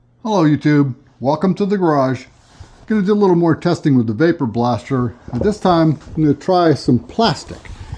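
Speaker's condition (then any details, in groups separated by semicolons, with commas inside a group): No condition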